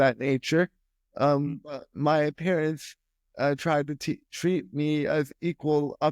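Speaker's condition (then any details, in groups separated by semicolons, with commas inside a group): Spastic quadriplegic cerebral palsy; spastic quadriplegic, from birth, brain injury, very tight limbs, especially legs; extreme stiffness; speech impediment from brain injury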